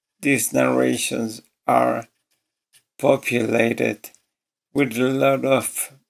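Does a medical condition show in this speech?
Yes: ALS.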